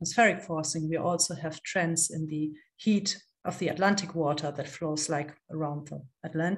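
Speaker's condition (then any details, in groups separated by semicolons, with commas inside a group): No condition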